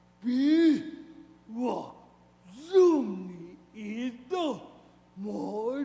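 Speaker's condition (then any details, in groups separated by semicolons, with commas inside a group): Cerebral palsy, severe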